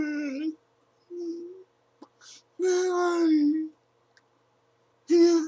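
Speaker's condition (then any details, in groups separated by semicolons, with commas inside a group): Cerebral palsy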